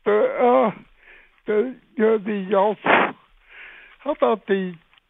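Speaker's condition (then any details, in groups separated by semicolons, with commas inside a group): Cerebral palsy; unable to walk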